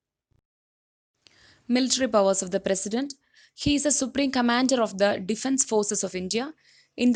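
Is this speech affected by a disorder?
No.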